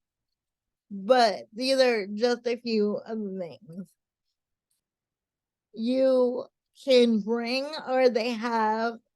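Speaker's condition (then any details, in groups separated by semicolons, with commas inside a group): Cerebral palsy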